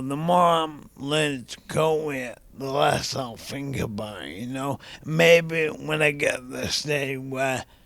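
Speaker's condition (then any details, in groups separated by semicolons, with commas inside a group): ALS; young onset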